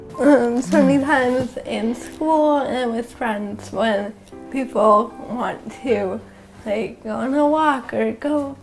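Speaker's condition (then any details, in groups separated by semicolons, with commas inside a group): Cerebral palsy; from birth; cannot walk at all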